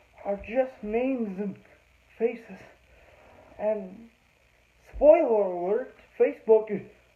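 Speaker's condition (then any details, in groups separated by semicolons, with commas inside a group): Cerebral palsy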